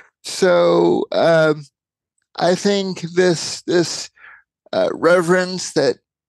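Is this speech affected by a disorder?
Yes: cerebral palsy.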